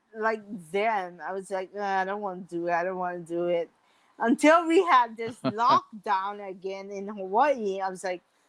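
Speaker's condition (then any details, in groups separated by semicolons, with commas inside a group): Mild cerebral palsy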